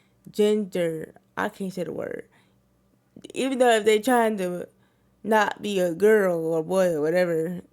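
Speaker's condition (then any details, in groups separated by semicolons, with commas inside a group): Cerebral palsy; wheelchair user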